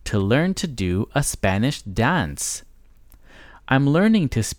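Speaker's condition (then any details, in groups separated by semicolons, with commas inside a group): No condition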